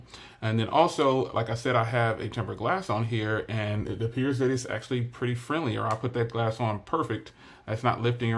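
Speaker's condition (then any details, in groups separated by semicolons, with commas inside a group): No condition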